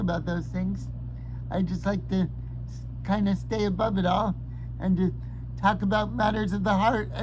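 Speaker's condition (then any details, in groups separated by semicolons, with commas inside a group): Cerebral palsy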